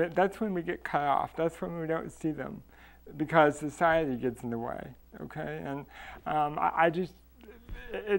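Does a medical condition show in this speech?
Yes: cerebral palsy.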